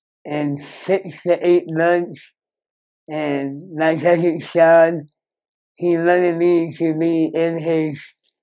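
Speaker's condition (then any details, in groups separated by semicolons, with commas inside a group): Moebius syndrome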